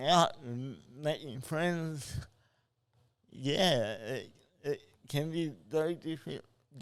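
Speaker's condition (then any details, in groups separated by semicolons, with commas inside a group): Cerebral palsy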